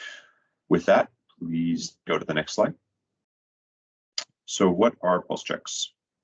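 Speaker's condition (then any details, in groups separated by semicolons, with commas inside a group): No condition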